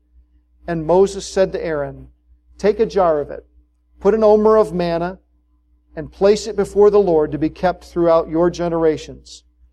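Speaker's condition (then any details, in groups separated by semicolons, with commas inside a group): No condition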